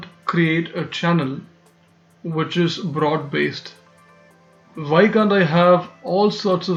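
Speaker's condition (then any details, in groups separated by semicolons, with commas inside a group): No condition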